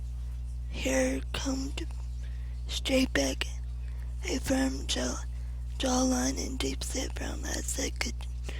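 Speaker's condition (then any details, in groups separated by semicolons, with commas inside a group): Cerebral palsy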